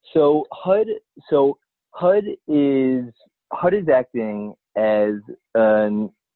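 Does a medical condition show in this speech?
Yes: stutter; years ago caused strong fear of answering the phone; ongoing stutter evident in speech; frequent word and phrase repetitions, part-word repetitions, many fillers like um and uh; here repeated words, prolonged sounds.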